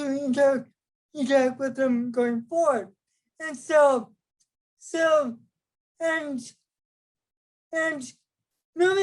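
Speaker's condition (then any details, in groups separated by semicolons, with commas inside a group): Cerebral palsy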